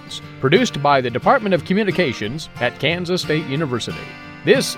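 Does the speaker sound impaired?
No.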